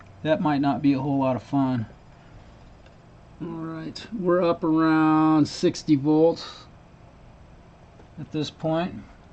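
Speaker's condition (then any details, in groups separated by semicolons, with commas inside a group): No condition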